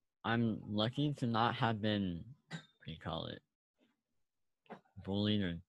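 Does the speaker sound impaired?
Yes: cleft lip, unilateral.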